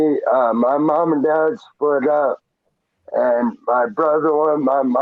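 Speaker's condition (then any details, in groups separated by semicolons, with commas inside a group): Traumatic brain injury; hit by car as pedestrian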